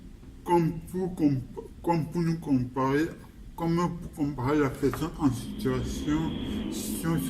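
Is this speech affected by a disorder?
Yes: cerebral palsy.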